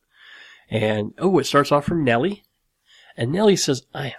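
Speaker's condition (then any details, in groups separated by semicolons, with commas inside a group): Cleft lip and palate; nose still slightly crooked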